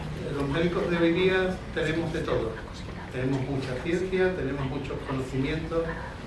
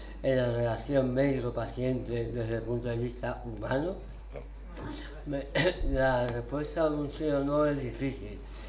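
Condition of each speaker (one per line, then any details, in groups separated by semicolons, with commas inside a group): No condition
Tongue cancer, partial glossectomy; half of tongue removed for cancer; over 25 years since cancer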